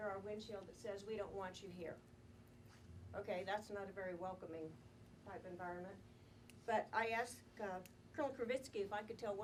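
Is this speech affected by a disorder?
No.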